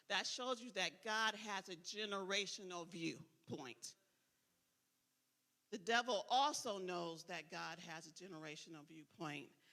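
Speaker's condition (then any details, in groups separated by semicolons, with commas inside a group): No condition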